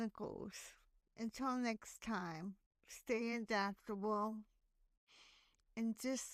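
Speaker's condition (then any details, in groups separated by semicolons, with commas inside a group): Hemiplegic cerebral palsy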